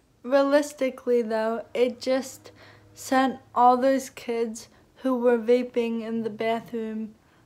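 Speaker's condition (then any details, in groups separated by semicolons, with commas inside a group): Cerebral palsy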